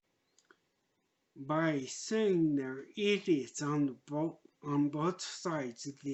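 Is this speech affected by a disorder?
Yes: traumatic brain injury.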